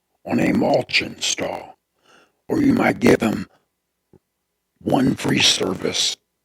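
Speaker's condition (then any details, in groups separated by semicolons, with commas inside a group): Throat cancer; tracheostomy tube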